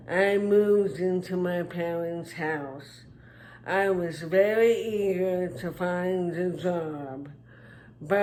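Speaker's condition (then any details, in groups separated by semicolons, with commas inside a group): Traumatic brain injury; speech impairment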